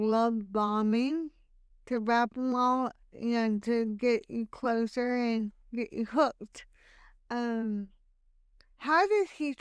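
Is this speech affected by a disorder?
Yes: hemiplegic cerebral palsy.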